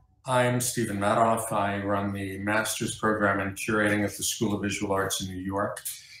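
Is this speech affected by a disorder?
No.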